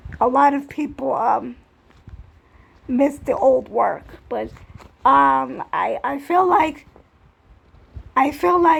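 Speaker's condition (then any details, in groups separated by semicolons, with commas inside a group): Cerebral palsy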